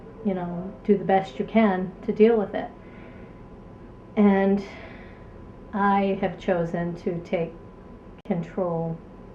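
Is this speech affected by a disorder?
No.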